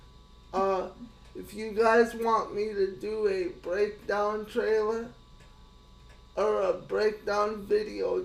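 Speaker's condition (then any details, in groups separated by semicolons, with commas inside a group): Cerebral palsy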